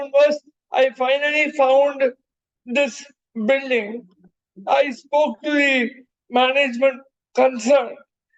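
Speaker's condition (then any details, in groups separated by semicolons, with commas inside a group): Cerebral palsy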